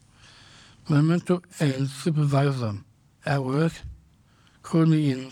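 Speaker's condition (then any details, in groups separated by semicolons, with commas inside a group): Down syndrome; congenital, diagnosed at birth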